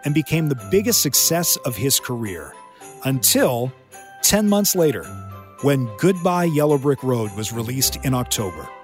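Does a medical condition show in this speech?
No.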